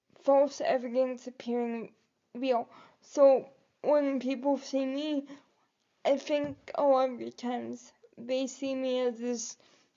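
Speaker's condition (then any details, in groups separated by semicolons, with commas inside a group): Cerebral palsy; able to articulate and speak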